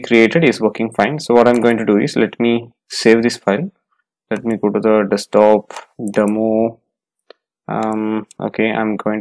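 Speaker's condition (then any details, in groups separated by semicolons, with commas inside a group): No condition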